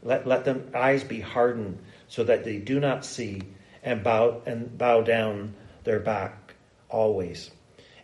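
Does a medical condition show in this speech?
No.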